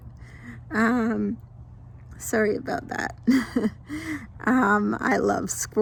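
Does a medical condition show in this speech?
Yes: mild cerebral palsy; mild form from birth.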